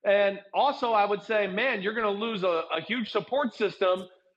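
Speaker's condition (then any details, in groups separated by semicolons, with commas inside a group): No condition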